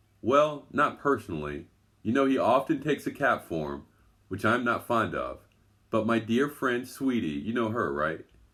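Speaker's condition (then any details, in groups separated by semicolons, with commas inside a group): No condition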